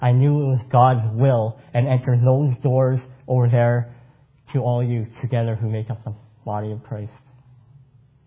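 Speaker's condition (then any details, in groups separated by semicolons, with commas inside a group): Cleft palate; congenital cleft palate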